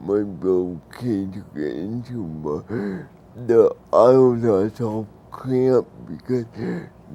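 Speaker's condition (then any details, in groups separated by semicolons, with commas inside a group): Cerebral palsy; takes medications, slow to maneuver, needs help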